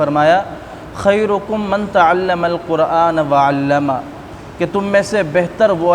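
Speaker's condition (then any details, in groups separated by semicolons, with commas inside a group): No condition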